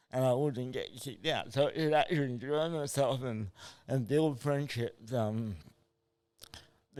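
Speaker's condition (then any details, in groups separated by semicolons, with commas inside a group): Cerebral palsy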